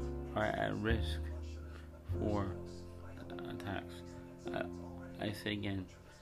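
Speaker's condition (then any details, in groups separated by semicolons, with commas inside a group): Cerebral palsy; multiple childhood bone surgeries in the 70s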